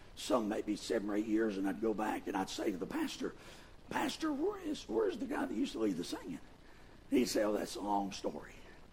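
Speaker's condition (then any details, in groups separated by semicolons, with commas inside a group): Vocal fold paralysis; voice worse than before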